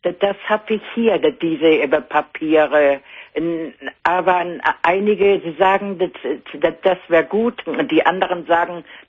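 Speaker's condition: Stuttering; childhood onset, noticed at age 10, lifelong; still stuttering at 61, past therapies including breathing therapy from Holland; not fluent, stutter audible on call, at worst half a day per word, partly improved by therapy; repeated sounds, prolonged sounds

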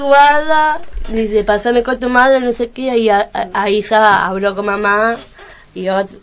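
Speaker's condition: Down syndrome; adult aged 32

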